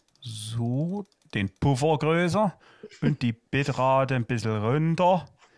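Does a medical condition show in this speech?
No.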